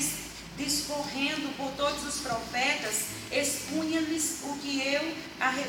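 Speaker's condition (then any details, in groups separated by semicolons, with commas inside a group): No condition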